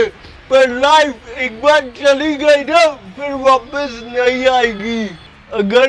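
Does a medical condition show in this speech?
Yes: cerebral palsy; from birth.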